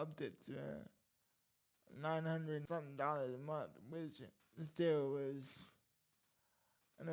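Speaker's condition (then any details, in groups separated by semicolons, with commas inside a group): Cerebral palsy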